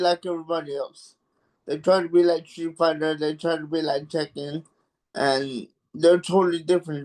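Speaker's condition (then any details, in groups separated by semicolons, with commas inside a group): Cerebral palsy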